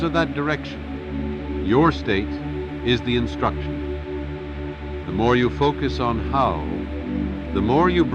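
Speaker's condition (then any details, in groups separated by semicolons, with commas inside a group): No condition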